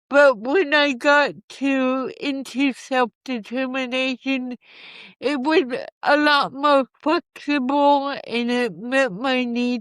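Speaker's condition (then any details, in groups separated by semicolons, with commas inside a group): Cerebral palsy; from birth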